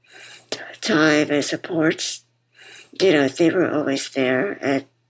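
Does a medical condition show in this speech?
Yes: muscular dystrophy; form of muscular dystrophy diagnosed as toddler, wheelchair user, relies on others for most daily activities; bipap machine audible throughout conversation.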